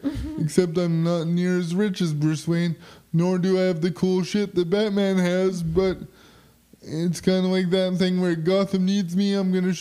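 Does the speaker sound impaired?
Yes: quad spastic cerebral palsy, spastic quadriplegic; spastic laughter.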